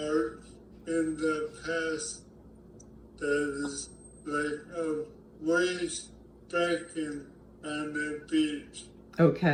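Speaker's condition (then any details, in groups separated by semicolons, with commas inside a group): ALS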